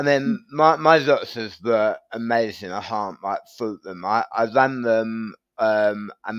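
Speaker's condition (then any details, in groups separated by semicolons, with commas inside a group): Tongue cancer surgery; right-side tongue surgery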